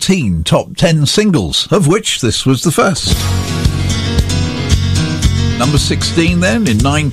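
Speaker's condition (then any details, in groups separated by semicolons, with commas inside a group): No condition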